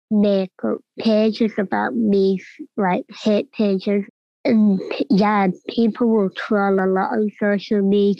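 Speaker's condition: Cleft palate; congenital

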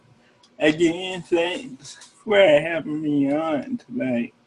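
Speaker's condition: Cerebral palsy; present from birth

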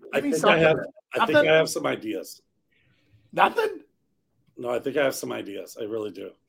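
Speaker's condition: No condition

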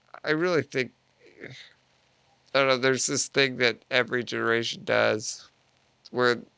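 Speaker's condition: Duchenne muscular dystrophy

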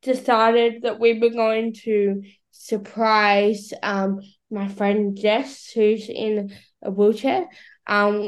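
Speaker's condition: Cerebral palsy; bilateral cochlear implants for hearing loss

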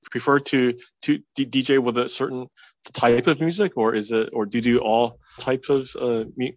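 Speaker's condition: Stutter; stuttering since at least high school; blocks in the middle of talking to groups; repeated sounds, repeated words

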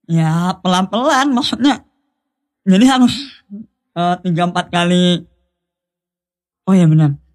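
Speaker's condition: Cleft lip (sumbing); concern about phone calls

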